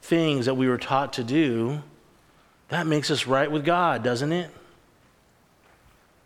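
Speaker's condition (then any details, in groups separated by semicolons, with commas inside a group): No condition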